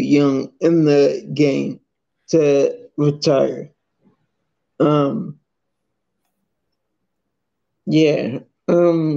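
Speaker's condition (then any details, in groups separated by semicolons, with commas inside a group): Multiple sclerosis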